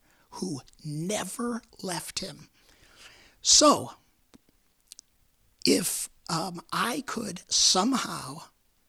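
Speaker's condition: Vocal cord cancer, repeated surgery; Hodgkin's lymphoma diagnosed at age 36, 19 vocal cord surgeries, chemotherapy causing mouth pain

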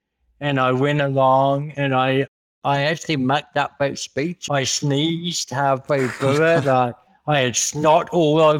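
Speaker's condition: Cerebral palsy; congenital

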